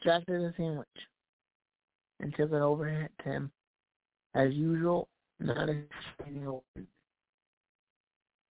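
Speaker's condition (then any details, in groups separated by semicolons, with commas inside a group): Cerebral palsy; past challenges speaking up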